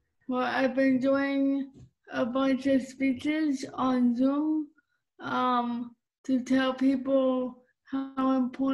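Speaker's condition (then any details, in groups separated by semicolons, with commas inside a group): Cerebral palsy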